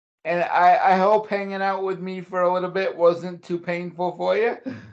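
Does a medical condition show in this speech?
Yes: cerebral palsy.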